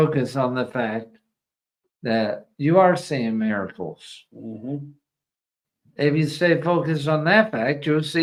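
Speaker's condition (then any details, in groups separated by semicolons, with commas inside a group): ALS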